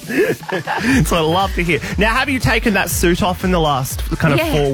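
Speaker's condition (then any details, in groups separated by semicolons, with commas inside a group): No condition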